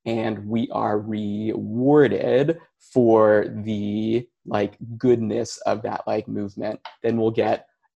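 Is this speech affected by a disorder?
Yes: stuttering, mild; onset age three, childhood word switching, no school therapy, two-week intensive fluency shaping, basal ganglia timing; still stutters, slight stutter, still works at speech, much easier than before; feared sounds k, speaking more difficult; here prolonged sounds.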